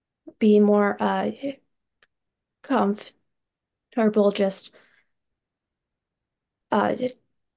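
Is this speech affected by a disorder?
Yes: stuttering; childhood onset, father and brother stutter, coexisting hearing loss unrelated to stuttering, speech therapy from kindergarten; blocks often silent, mistaken for technical problems on video calls, keeps camera on; here blocks.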